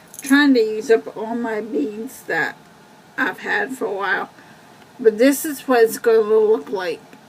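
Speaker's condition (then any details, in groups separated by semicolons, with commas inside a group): Cerebral palsy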